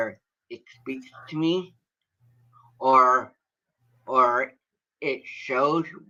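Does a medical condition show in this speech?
Yes: cerebral palsy.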